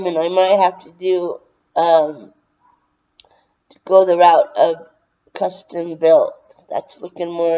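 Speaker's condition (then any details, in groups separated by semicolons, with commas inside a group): Cerebral palsy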